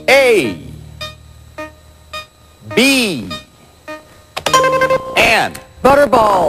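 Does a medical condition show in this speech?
No.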